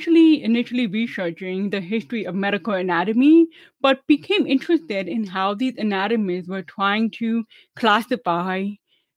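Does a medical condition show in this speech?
Yes: deafness, meningitis-caused; deaf since age 4 from severe meningitis, relearned English and how to speak; uses hearing aids and closed captioning, not fluent in sign language; about 10 years of speech therapy, often told speaks really well for deaf person.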